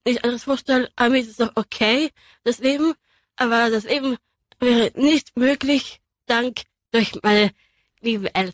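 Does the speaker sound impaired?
Yes: Down syndrome; trisomy 21, three copies of chromosome 21, genetic anomaly; age 24.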